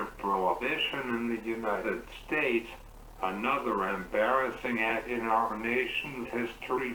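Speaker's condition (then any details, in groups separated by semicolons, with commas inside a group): Cerebral palsy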